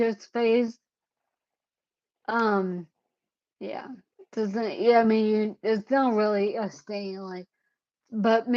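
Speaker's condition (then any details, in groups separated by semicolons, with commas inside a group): Cerebellar ataxia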